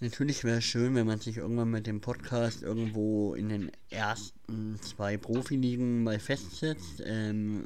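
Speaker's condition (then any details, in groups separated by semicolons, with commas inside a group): Cleft palate; since childhood, still present; speech impediment, listener messages said cannot be heard, mimicked at school, class laughed at reading aloud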